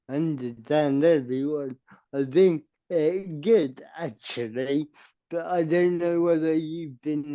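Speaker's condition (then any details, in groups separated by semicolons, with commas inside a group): Cerebral palsy; permanent wheelchair user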